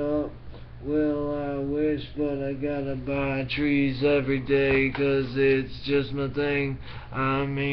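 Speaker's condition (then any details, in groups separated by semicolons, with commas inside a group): Brain injury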